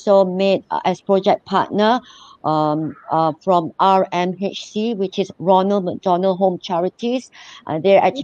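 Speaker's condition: Cleft lip and palate

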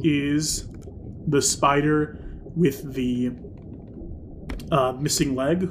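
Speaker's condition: No condition

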